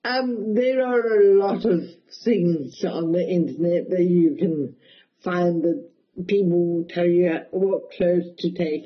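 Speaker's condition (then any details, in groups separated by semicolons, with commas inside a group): Cerebral palsy; mild, affects balance a little and hand control, can walk, fully independent, wheelchair assistance at airports; speech affected a bit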